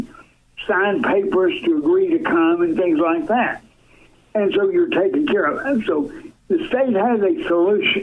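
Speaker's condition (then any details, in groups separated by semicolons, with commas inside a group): Cerebral palsy, severe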